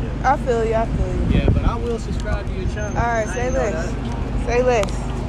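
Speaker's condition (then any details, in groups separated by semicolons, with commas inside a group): No condition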